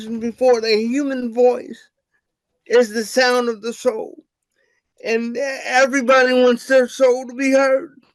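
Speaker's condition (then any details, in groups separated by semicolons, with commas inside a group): Cerebral palsy; wheelchair user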